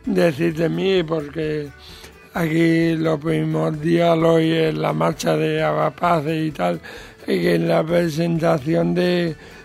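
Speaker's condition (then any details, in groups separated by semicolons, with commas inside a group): Cerebral palsy; present from birth, brain damage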